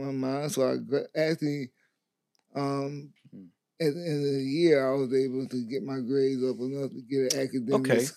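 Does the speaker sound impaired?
Yes: stroke; babbling, uncontrollable drooling, slurred speech mother could not understand at onset, persisted after brain surgery.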